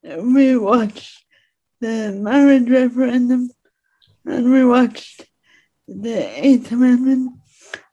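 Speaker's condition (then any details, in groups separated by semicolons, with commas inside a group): Speech impediment; disabled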